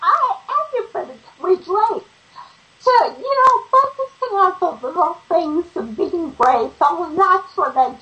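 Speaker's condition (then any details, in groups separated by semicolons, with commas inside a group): Ataxia; lost speech and swallowing after hemorrhage, relearned both through speech therapy, memory and cognition intact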